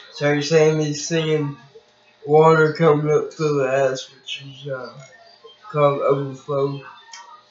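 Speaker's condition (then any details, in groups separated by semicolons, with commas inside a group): Cerebral palsy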